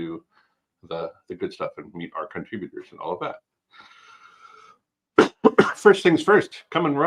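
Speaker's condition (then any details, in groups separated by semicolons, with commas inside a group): No condition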